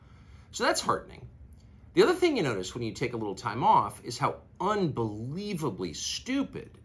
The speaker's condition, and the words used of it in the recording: None; typical speech.